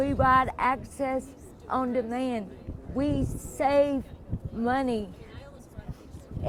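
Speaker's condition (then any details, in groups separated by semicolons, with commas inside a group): Cerebral palsy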